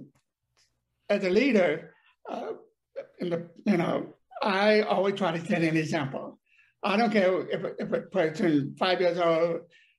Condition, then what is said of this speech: Deafness. I mean, how can a guy like me, you know, that's not very smart and has a speech problem and